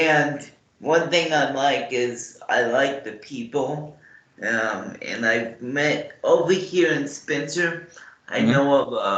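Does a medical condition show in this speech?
Yes: cerebral palsy; morning medication.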